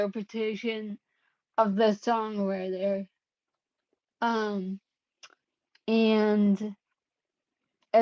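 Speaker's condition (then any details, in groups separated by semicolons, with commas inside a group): Cerebellar ataxia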